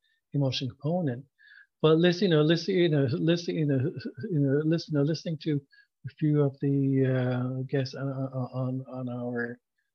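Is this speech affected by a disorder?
Yes: stuttering; severe stutter, earlier avoidance of stuttering, earlier fluency-focused treatment; stuttering during recording; blocks, repetitions and prolongations; here repeated sounds, repeated words.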